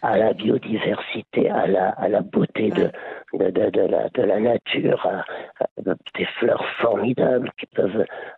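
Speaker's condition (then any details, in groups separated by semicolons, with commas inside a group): Laryngeal cancer; part of lung removed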